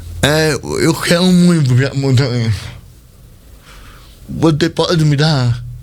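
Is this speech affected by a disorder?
Yes: cerebral palsy; speech not normal.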